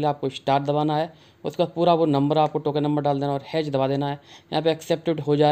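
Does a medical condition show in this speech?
No.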